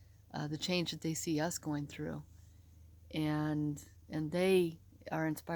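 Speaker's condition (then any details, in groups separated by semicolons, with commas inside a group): No condition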